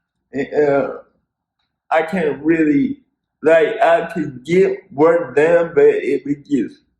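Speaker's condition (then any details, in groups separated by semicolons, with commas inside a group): Cerebral palsy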